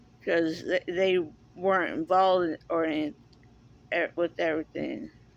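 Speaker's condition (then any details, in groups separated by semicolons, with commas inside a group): Cerebral palsy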